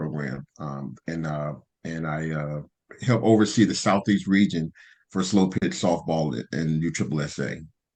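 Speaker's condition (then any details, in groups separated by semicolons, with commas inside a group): No condition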